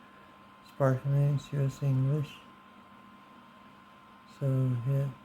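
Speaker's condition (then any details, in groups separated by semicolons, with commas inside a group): Parkinson's disease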